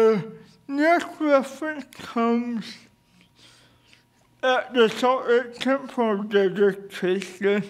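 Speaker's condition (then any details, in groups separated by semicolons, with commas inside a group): Cerebral palsy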